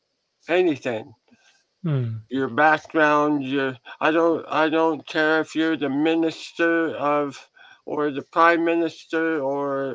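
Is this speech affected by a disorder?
Yes: head and neck cancer surgery; about 14 years since diagnosis.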